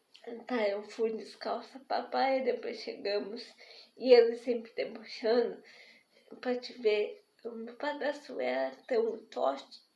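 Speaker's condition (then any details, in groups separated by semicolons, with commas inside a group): Spastic diplegic cerebral palsy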